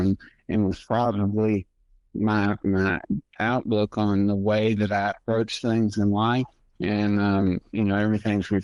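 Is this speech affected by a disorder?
Yes: multiple sclerosis.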